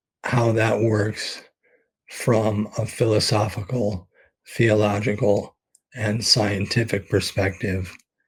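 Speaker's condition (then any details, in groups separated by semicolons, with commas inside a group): ALS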